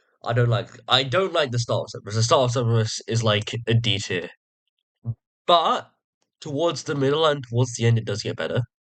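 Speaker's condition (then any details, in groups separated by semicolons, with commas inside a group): No condition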